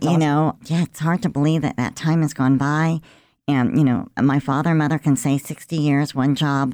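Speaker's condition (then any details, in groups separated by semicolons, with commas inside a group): Cleft lip and palate; congenital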